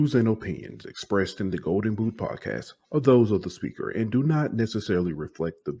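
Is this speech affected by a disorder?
No.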